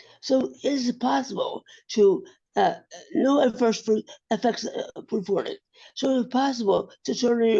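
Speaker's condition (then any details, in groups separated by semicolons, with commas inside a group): Acquired brain injury; ongoing recovery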